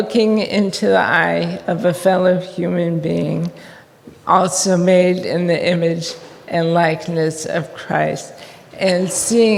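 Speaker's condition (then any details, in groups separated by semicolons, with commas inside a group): ALS; onset in feet, then hands and body; seventh year since diagnosis, uses wheelchair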